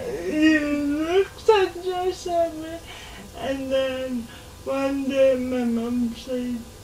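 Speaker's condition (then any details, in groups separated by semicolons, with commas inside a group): Cerebral palsy; since birth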